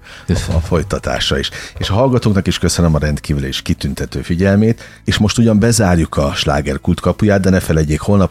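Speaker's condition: No condition

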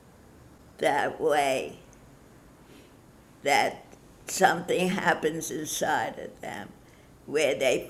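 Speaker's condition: Parkinson's disease; stopped listening to doctor after diagnosis

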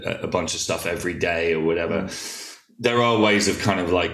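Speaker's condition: No condition

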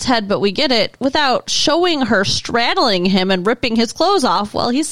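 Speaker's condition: No condition

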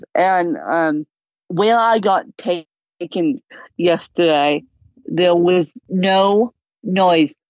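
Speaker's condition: Cerebral palsy, moderate; can talk

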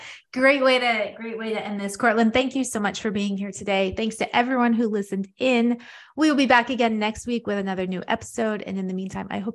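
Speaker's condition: No condition

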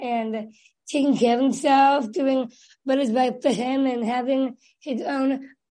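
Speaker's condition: Down syndrome; developmental disability from birth

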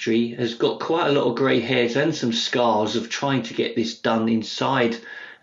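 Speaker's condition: No condition

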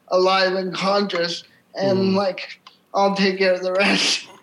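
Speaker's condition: Cerebral palsy; from birth, wheelchair user

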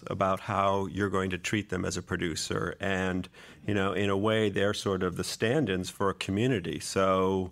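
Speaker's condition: No condition

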